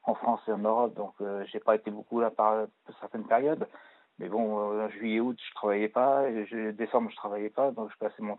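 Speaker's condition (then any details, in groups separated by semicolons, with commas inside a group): Parkinson's disease; Sinemet four times daily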